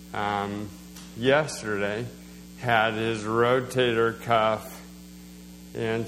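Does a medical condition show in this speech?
Yes: slowed speech, swallowing problems; 50 over two years.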